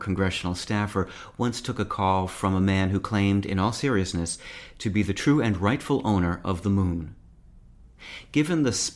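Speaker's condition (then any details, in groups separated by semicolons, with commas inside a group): No condition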